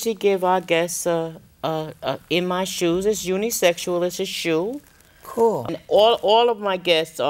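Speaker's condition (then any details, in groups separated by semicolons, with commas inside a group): No condition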